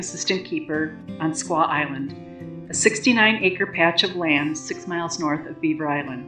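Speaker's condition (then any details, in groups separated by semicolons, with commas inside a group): No condition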